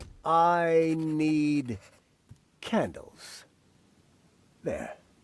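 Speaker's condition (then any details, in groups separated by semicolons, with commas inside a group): No condition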